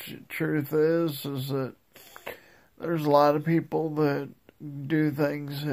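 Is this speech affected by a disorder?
Yes: multiple sclerosis, progressive.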